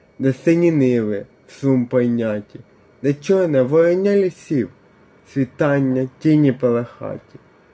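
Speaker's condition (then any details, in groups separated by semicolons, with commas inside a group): Cerebral palsy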